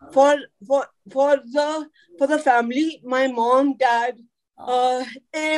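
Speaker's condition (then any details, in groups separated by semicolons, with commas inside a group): Cerebral palsy; could not talk in early life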